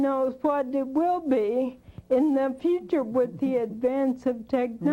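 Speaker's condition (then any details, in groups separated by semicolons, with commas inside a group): Spinocerebellar degeneration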